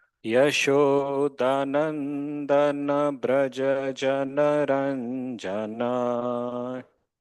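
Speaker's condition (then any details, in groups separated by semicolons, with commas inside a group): No condition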